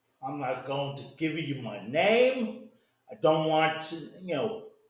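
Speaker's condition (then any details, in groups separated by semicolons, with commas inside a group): Cerebral palsy; present from birth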